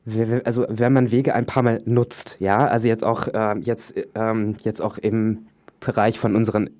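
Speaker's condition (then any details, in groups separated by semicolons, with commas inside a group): Stuttering; felt at lips, tongue, articulation and whole body, giving seminars a challenge; prolonged sounds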